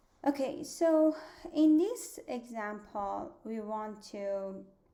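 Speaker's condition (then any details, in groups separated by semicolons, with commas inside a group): No condition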